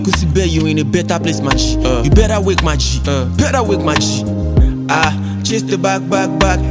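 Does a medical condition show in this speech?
No.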